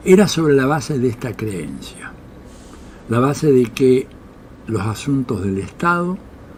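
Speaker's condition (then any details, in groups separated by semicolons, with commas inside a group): No condition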